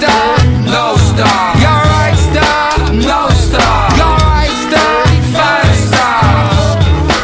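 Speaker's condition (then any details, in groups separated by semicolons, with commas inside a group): No condition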